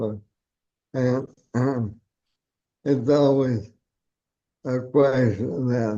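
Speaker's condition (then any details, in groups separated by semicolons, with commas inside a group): ALS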